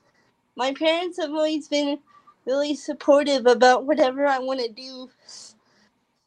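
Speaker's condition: Cerebral palsy; drives electric wheelchair

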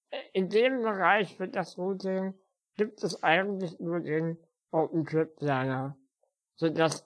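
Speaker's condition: Spinal muscular atrophy; physical disability

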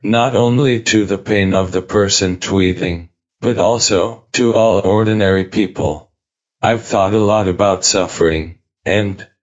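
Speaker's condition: ALS, speech-generating device; silences while typing

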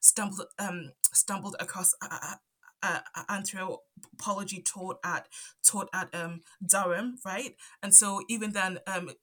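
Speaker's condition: Stutter; onset around age 5 after move from Zambia to UK, none before per parents, cause unknown; adult, ongoing stutter; stutters here and there, stutter affects talking, often stays quiet to avoid stuttering; repeated words, prolonged sounds

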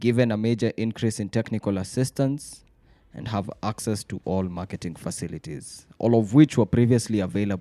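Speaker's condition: No condition

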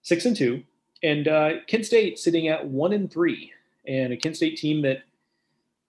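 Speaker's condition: No condition

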